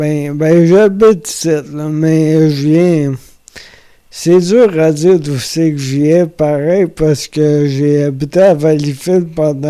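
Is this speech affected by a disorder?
Yes: amyotrophic lateral sclerosis.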